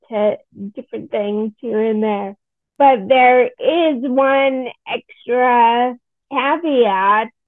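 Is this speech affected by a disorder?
Yes: Friedreich's ataxia; rare genetic progressive neuromuscular disease, onset age 17, wheelchair user, also multiple sclerosis for 9 years; speech and swallowing issues, unclear whether from Friedreich's ataxia or multiple sclerosis.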